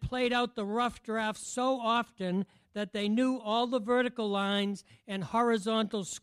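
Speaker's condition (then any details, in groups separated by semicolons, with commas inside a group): No condition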